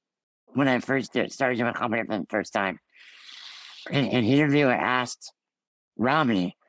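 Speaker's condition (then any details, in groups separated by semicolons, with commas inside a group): Ullrich congenital muscular dystrophy; from birth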